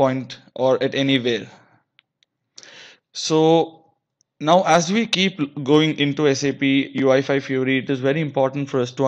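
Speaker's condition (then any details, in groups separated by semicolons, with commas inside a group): No condition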